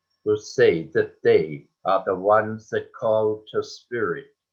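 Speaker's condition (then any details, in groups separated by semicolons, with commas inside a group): No condition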